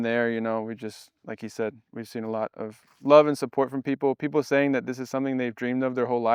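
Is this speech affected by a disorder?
No.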